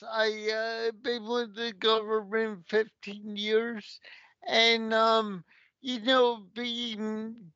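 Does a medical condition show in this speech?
Yes: cerebral palsy; a little unique in delivery and style.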